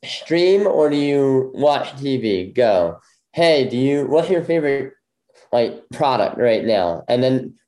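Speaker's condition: Bilateral cleft lip; braces 15 years

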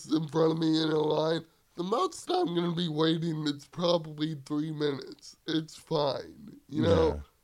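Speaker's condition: Cerebral palsy; wheelchair user

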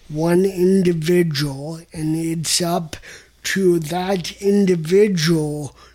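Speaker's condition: Cerebral palsy; onset before three

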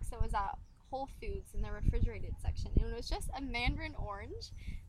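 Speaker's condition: No condition

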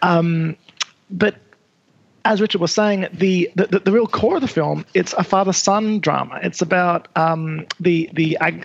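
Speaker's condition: Stutter; present by age 20 at film school, sign language used to assist stutter; repeated words

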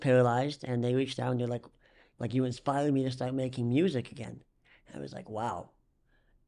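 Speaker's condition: Cleft lip and palate; 40+ surgeries incl. multiple jaw

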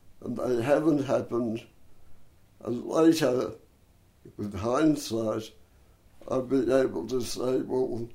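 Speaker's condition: Dystonia and cerebral palsy; hard-to-diagnose

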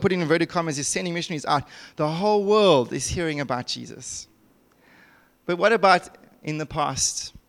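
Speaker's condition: No condition

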